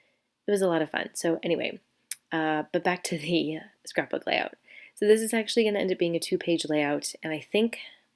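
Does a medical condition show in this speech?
No.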